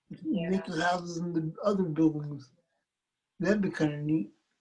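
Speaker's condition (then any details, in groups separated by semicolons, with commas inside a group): Cerebral palsy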